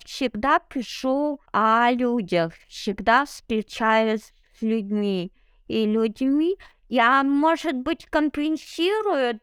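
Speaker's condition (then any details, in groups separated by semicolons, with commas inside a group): Cerebral palsy; no wheelchair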